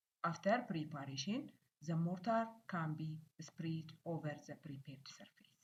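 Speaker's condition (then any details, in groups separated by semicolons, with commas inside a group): No condition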